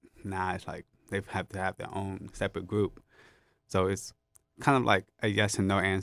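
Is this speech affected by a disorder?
Yes: hearing loss (hard of hearing), drug-induced (gentamicin); right ear profound near deaf, left ear moderate, caused by gentamicin; hearing aids on at all times, reads lips, relies on voice loudness; had speech therapy because of hearing loss.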